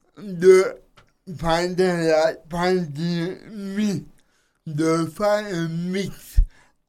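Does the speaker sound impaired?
Yes: cerebral palsy; from birth, drives a truck, does almost everything in own way; self-described as speaking a bit oddly, host says speech not odd at all.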